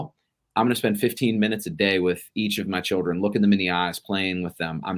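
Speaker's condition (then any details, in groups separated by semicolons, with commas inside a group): No condition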